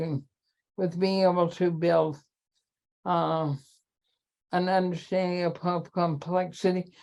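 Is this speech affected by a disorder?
Yes: ALS.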